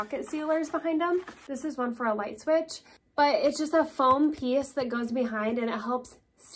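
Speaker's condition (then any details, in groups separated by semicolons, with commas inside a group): No condition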